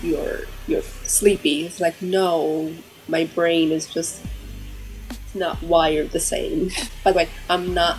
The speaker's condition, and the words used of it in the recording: Stuttering. So I stutter on every word when I'm not like thinking about it.